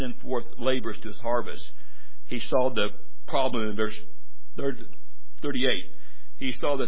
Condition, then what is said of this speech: Stuttering. Seems like I stutter less and talk slower when my heart's broken.